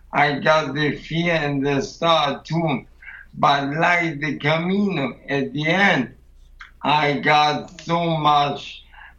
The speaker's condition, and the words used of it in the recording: ALS (motor neuron disease). I didn't notice a big change, but his language, but his voice definitely has changed.